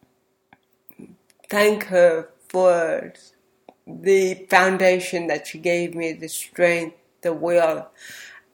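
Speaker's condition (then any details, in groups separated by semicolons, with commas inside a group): Cerebral palsy; speech therapy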